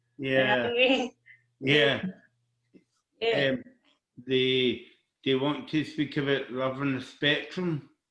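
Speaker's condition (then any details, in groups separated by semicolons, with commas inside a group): Cerebral palsy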